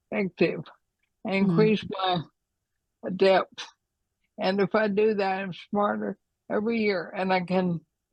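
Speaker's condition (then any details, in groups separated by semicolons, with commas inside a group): ALS; runs out of breath, tongue trouble articulating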